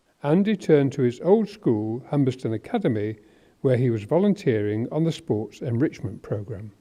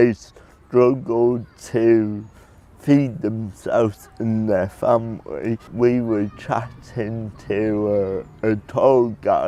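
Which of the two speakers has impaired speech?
The second: cerebral palsy; present from birth; predicted at birth never to talk.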